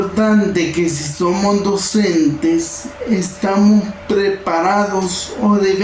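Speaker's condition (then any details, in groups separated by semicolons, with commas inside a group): Cerebral palsy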